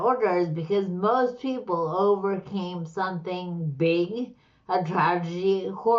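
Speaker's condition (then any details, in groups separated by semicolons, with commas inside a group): Slurred speech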